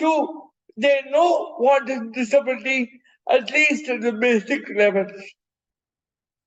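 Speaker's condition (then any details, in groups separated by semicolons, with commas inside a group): Cerebral palsy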